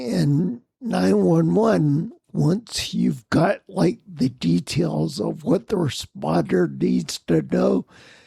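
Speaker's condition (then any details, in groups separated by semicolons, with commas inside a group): Spinocerebellar ataxia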